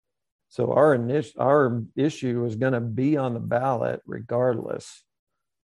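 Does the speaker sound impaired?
No.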